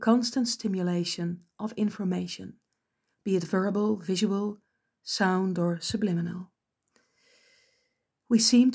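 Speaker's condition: No condition

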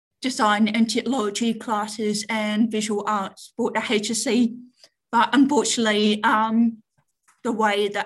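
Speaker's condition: Deafness; relay officer and Auslan interpreter for phone calls

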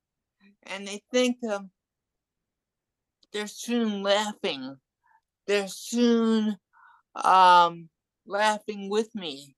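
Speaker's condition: Cerebral palsy and hearing loss; adult

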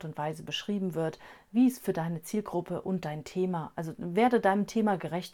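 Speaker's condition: No condition

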